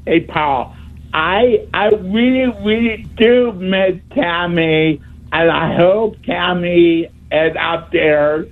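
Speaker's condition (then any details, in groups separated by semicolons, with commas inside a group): Speech impediment; tries to talk really clearly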